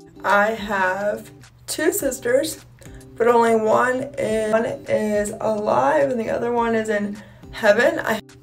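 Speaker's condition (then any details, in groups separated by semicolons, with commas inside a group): Cerebral palsy; present from birth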